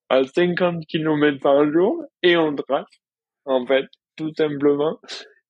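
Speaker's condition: Dystonia; more pain before injection

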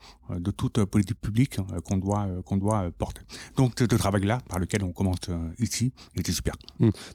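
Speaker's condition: Profound deafness from birth; profound congenital deafness, behind-the-ear hearing aids, cued speech (LPC), sign language learned later, younger sister also deaf; perceives sounds, half lipreading half hearing, must see speaker, group talk tiring, video relay centre for calls

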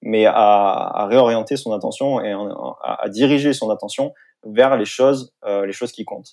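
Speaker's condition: No condition

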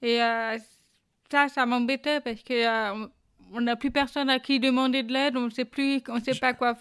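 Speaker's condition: Bilateral congenital deafness, bilateral, profound on one side

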